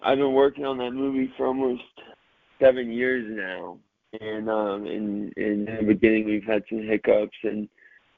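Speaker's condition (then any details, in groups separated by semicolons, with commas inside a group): Cerebral palsy, mild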